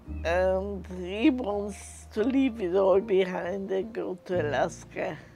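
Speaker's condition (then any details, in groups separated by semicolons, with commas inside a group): Multiple sclerosis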